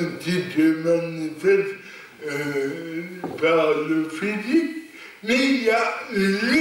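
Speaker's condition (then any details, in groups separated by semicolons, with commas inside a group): Cerebral palsy; lifelong, non-progressive; stable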